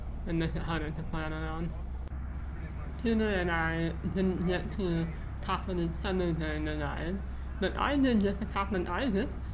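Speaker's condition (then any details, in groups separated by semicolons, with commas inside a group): Muscular dystrophy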